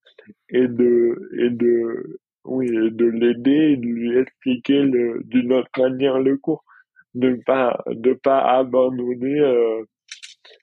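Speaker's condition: Dystonia; rare neurological dystonia, involuntary muscle contractions, onset in childhood, daily physical effort, heavier for past 5 years

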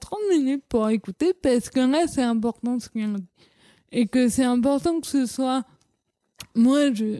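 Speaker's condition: Cerebral palsy; childhood speech

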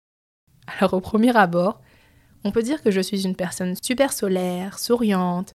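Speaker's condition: No condition

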